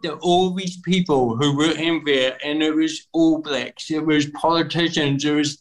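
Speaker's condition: Cerebral palsy; regular public speaking stretches speech muscles, sport, flexibility and stretching help, uses breathing to relax

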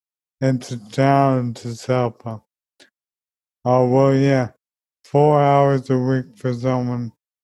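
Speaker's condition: ALS; meals chopped and fed by others

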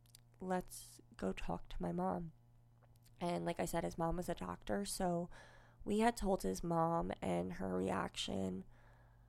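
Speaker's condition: Cleft lip and palate, unilateral

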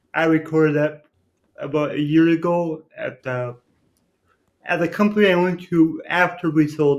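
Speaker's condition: Cerebral palsy; from birth complication, born without pulse or breathing and revived, diagnosed near age one; completely self-sufficient, lives alone, relearned walking, femur and right ankle surgery at eight, repeat surgery expected

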